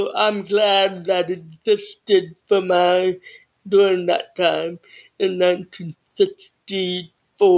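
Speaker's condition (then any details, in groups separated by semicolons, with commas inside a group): Cerebral palsy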